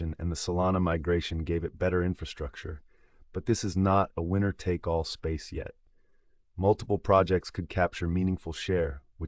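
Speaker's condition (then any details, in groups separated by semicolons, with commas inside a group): No condition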